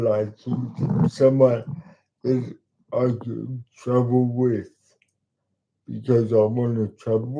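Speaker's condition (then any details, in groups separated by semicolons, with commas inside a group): Cerebral palsy; talks slowly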